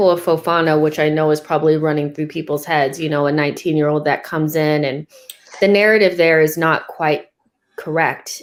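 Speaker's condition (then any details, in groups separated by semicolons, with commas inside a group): No condition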